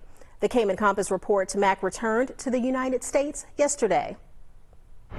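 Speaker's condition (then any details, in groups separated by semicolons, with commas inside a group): No condition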